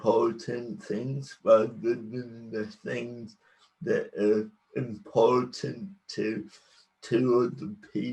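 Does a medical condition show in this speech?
Yes: cerebral palsy.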